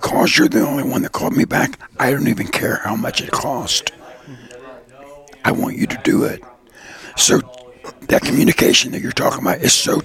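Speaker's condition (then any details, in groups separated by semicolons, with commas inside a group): Throat cancer survivor; cancer beaten; raspy voice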